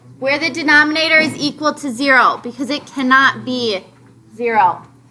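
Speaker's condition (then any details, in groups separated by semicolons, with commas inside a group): No condition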